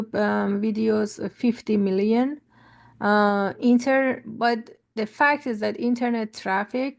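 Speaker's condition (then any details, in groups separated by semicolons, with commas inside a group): No condition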